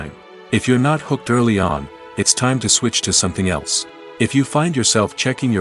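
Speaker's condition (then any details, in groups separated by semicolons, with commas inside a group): No condition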